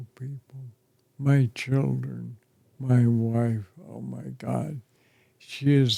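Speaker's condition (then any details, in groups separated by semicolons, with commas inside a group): ALS; affects chest and throat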